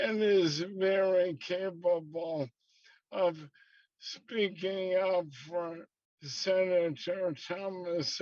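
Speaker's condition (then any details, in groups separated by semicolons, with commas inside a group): ALS; slow progressing form; affected, listeners may need repeats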